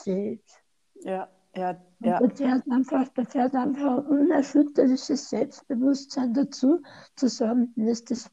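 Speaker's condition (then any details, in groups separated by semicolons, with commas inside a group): Tongue cancer surgery; somewhat impaired, fast, may be unclear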